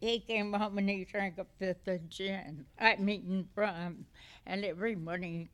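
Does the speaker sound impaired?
Yes: essential tremor; essential tremor affecting voice; may be hard to understand.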